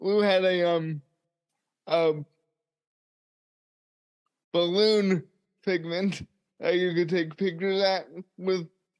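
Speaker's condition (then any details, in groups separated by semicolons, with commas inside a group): Cerebral palsy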